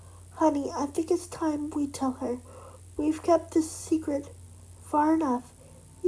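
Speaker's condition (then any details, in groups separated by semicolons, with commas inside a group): Cerebral palsy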